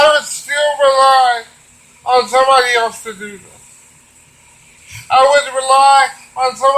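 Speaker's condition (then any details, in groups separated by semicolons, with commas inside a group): Cerebral palsy; wheelchair user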